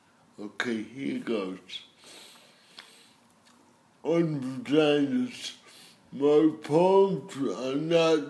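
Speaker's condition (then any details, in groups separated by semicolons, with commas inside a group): Cerebral palsy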